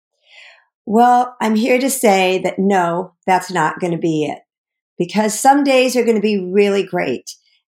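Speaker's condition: No condition

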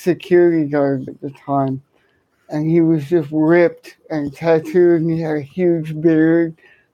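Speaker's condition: Cerebral palsy, hemiplegia

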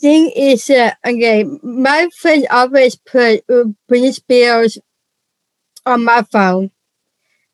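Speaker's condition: Down syndrome; congenital

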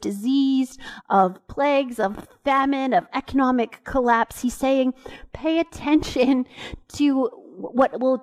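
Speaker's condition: No condition

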